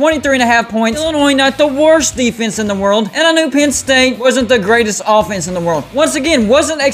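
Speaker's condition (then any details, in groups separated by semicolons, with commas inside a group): No condition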